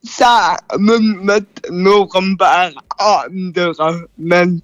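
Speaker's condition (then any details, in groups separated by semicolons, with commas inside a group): Cerebral palsy; neurological condition, brain injury sustained around birth; age 14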